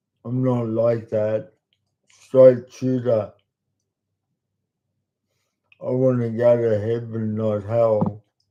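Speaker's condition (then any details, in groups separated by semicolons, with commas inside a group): Cerebral palsy; talks slowly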